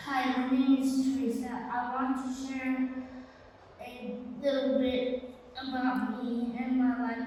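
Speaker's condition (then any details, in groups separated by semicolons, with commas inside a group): Spastic quadriplegic cerebral palsy; spastic quadriplegic, affects balance, all limbs, coordination; diagnosed at 15 months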